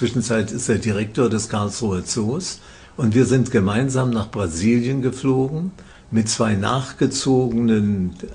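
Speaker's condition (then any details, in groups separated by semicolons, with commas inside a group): Parkinson's disease; exercise as ongoing therapy, running, table tennis, boxing, swimming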